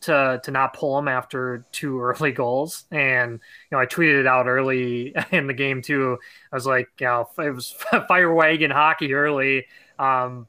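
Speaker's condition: No condition

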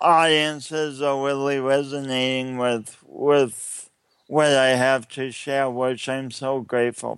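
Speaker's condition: Cerebral palsy; speech impediment

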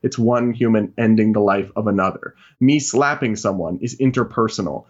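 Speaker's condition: No condition

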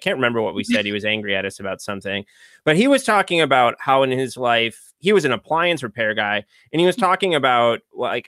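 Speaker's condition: No condition

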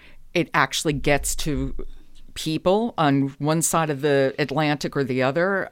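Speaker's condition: No condition

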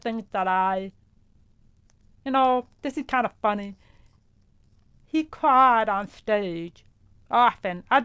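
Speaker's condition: Profound deafness; headphones too quiet

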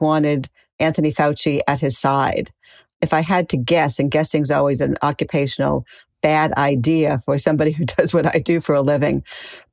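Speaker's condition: No condition

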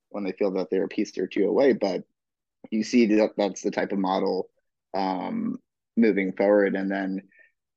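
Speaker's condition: No condition

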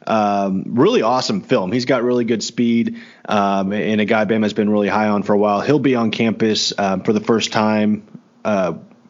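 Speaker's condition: No condition

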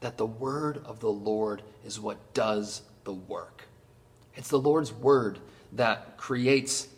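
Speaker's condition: No condition

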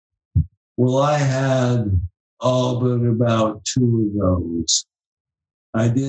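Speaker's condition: ALS; spasticity

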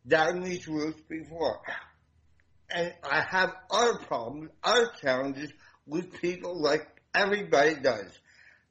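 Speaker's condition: Damaged voice box; voice box damaged by medic during hospital transport after fire rescue, at least 25 years ago; voice sounds noticeably different, self-conscious about voice, limits meeting people

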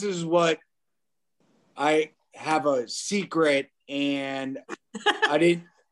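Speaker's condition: Aphasia; now disabled

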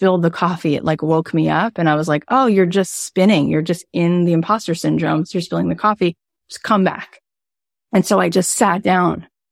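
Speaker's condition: No condition

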